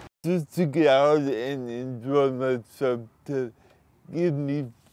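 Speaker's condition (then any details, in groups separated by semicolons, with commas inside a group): Cerebral palsy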